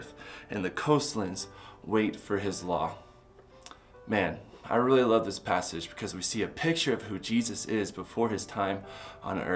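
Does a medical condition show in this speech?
No.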